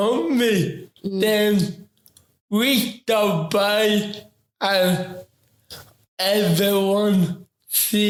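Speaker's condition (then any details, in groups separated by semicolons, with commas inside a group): Ataxic cerebral palsy; affects talking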